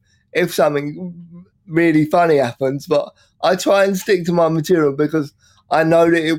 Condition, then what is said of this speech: Cerebral palsy. So I'm quite lucky that I don't really suffer with that other than when I'm drunk.